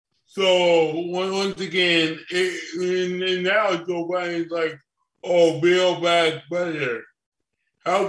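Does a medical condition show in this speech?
Yes: cerebral palsy; from birth.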